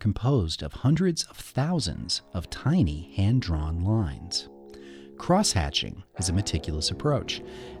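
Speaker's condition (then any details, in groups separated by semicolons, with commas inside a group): No condition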